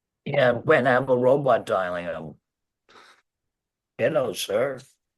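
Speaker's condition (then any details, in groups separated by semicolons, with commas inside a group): Laryngectomy; laryngectomy after throat cancer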